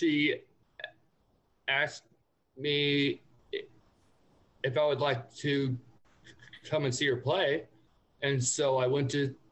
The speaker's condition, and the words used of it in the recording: Stuttering. And so when I have to introduce myself, that's always a big moment of anxiety, just because I know it's going to happen.